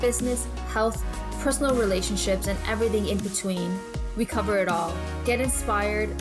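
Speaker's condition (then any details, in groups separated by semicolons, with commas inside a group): No condition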